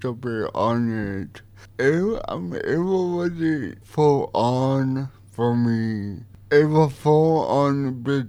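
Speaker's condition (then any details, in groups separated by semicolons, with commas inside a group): Cerebral palsy; uses light writer communication device; interview partly own voice, partly typed audio on light writer device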